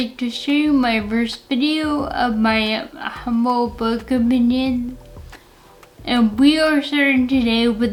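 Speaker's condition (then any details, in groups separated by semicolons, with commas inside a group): Friedreich's ataxia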